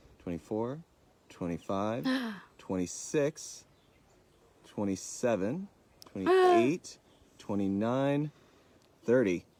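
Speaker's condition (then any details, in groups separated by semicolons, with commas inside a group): No condition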